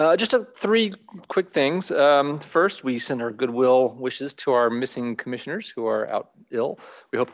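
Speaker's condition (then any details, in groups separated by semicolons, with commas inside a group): No condition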